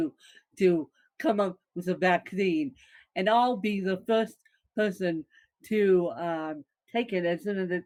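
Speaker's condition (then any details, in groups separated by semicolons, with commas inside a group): Cerebral palsy, mixed, moderate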